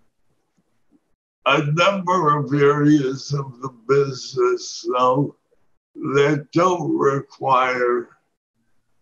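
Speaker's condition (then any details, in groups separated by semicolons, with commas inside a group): Parkinson's disease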